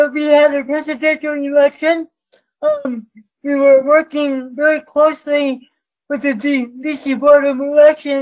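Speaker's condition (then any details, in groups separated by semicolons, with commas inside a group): Cerebral palsy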